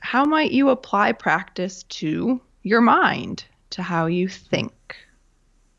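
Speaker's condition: No condition

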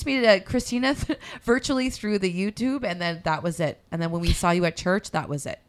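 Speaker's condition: No condition

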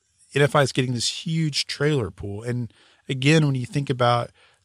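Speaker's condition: No condition

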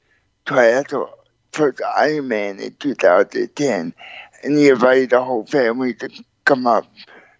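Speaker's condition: Cerebral palsy, spastic quadriplegia

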